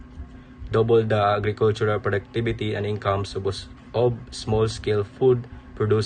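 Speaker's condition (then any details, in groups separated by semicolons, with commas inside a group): No condition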